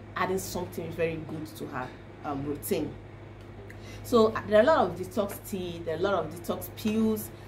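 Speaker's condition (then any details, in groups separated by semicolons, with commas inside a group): No condition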